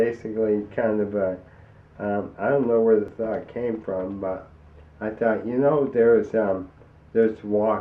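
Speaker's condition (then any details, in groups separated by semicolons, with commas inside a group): ALS; onset in arms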